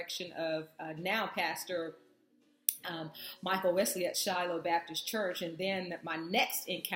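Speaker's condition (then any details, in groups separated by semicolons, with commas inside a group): No condition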